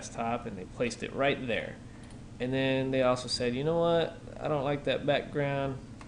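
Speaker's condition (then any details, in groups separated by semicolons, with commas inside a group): No condition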